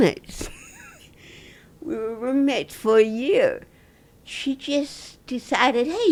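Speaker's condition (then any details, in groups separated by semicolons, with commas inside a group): Dystonia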